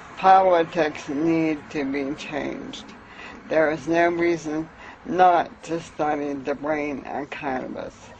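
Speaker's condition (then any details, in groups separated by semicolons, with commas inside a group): Amyotrophic lateral sclerosis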